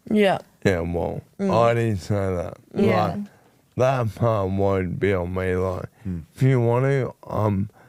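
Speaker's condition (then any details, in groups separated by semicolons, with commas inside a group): Motor neurone disease; shoulder onset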